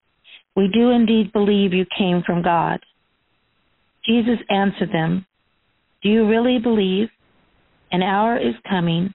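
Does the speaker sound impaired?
No.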